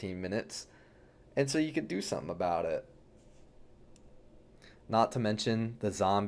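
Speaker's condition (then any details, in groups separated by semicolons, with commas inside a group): No condition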